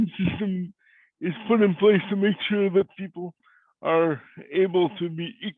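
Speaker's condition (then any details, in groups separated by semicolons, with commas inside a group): Cerebral palsy; cannot walk; voice is different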